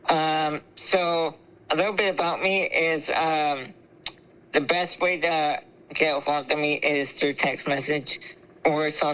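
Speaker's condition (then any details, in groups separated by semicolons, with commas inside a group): Spinal muscular atrophy; age 24, ventilator 13+ hours nightly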